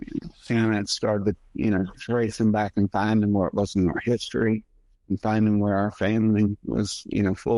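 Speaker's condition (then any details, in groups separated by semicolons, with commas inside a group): Multiple sclerosis; primary progressive, formerly relapsing-remitting, since late twenties; diagnosed about 10 years ago, medication recently changed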